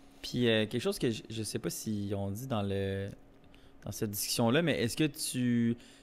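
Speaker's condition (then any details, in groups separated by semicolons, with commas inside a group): No condition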